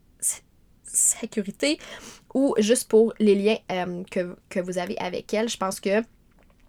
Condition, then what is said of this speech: Stuttering. Moi, je suis une femme bègue aussi, ça fait partie de moi, ça fait partie de mon une identité.